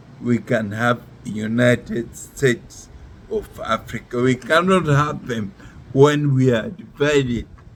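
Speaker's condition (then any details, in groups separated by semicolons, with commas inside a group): Neurological disease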